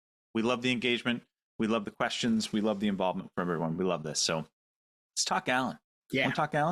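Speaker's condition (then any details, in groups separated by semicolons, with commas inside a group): No condition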